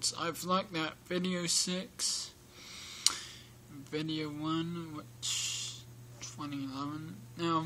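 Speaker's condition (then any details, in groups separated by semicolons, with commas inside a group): Cerebral palsy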